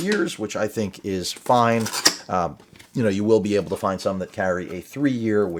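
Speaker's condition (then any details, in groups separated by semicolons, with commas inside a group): No condition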